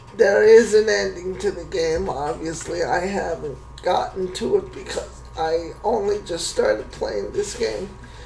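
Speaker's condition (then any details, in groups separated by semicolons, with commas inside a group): Cerebral palsy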